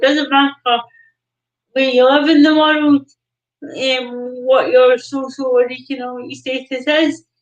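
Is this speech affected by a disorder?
Yes: cerebral palsy.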